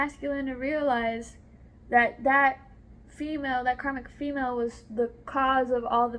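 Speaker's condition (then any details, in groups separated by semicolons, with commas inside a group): No condition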